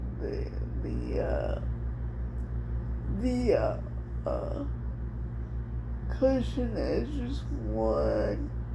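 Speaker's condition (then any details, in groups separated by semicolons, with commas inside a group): Cerebral palsy; dystonia in hands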